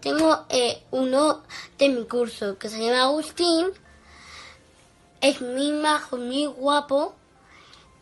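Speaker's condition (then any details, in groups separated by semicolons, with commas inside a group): Down syndrome; present from birth; hesitant, frequent fillers, some word substitutions and repetitions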